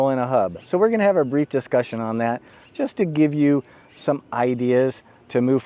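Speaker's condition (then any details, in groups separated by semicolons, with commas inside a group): No condition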